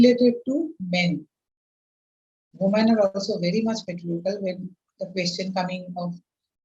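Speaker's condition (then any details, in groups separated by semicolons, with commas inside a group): No condition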